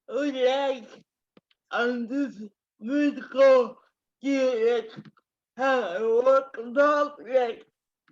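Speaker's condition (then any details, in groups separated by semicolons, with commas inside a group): Cerebral palsy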